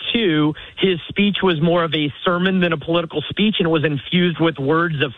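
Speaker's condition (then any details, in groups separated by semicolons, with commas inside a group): No condition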